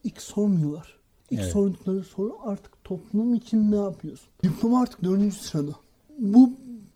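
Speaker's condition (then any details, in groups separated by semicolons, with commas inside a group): Cerebral palsy; no speech until age 6, school speech difficulty, reading not fluent, practised reading aloud before mirror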